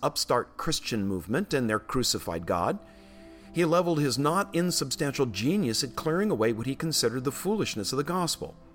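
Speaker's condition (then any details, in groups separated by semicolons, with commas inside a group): No condition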